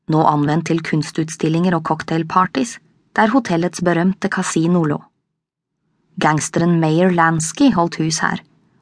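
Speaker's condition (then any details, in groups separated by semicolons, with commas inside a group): No condition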